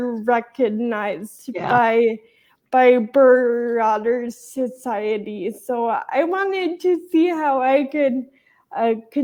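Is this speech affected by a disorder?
Yes: traumatic brain injury; still slows things.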